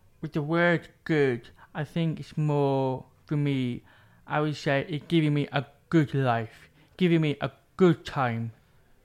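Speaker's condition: Deafness with cochlear implants; unclear speech as child, cochlear implants switched on at age 11

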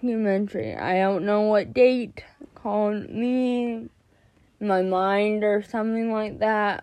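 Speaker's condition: Cerebral palsy; more jerking in class

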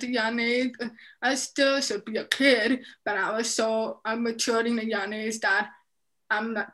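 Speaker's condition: Deafness; profound, noticed at 7 months, unknown cause, bilateral cochlear malformation, left cochlear implant at 3; left cochlear implant processor, right hearing aid, FM system, lip reads, masks hinder lip reading; speech therapy for speaking and listening in deaf and hard of hearing program

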